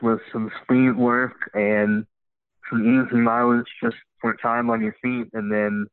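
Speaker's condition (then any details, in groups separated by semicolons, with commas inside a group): Cleft lip and palate; uses leg prostheses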